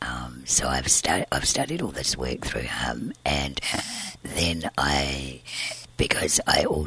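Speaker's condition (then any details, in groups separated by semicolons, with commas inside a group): Tracheostomy and scarred vocal cord, laryngeal cysts, surgical vocal cord scarring; reinserted 18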